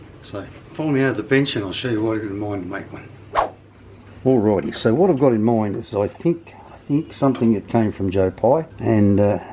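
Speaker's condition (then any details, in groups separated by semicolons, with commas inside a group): No condition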